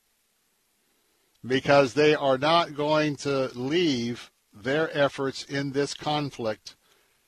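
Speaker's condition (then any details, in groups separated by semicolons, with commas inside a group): No condition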